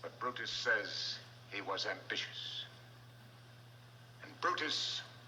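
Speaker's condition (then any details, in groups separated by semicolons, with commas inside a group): No condition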